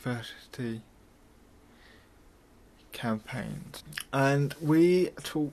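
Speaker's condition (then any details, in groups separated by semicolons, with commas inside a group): Cerebral palsy, mild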